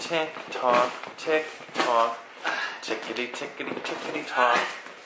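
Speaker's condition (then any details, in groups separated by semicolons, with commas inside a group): No condition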